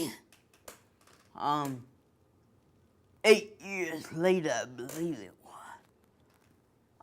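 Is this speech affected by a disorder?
Yes: cerebral palsy; from birth.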